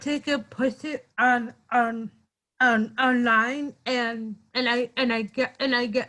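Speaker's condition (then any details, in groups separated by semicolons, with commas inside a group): Cerebral palsy; from birth, congenital deafness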